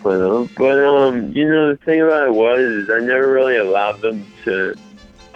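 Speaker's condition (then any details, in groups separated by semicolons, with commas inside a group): Mild cerebral palsy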